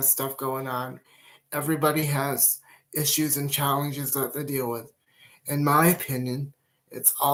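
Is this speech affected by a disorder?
Yes: cerebral palsy.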